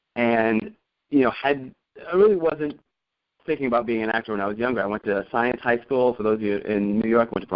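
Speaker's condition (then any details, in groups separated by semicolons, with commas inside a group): No condition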